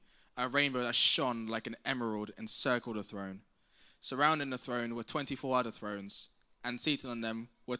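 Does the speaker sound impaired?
No.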